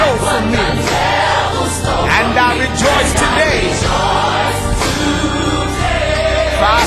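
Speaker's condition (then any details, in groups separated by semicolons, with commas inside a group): No condition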